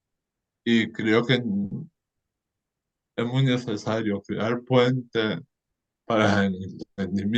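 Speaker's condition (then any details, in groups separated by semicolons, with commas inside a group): Cerebral palsy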